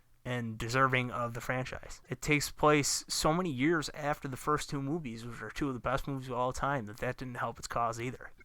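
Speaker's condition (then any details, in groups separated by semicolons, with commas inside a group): No condition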